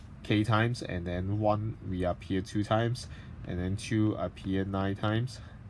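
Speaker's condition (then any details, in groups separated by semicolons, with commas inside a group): No condition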